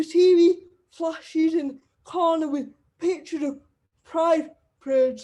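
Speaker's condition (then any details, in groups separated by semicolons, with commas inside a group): Cerebral palsy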